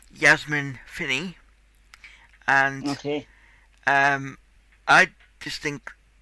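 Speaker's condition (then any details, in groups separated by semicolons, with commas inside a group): Cerebral palsy; tight muscles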